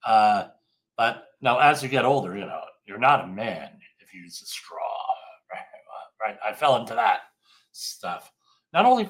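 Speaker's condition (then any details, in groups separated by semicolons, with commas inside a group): Bilateral cleft lip and palate; from birth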